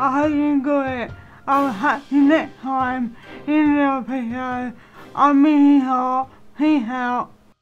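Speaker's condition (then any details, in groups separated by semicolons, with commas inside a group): Cerebral palsy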